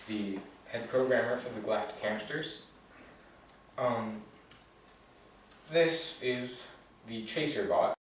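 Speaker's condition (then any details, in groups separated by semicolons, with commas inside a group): No condition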